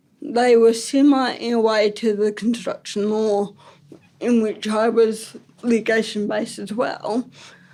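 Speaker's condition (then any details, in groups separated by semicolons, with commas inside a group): Ataxic cerebral palsy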